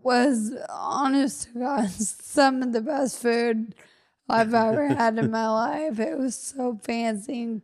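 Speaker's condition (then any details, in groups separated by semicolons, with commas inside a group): Friedreich's ataxia; symptoms vary day to day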